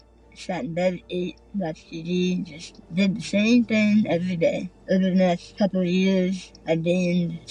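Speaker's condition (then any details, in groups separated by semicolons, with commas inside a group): Tongue removal for cancer; entire tongue removed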